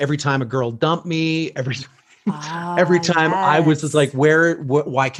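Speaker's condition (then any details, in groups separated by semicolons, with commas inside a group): No condition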